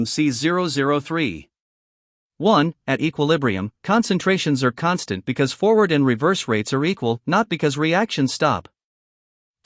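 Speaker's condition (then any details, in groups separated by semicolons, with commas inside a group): No condition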